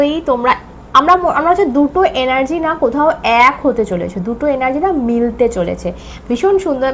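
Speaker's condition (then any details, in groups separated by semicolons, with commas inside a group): No condition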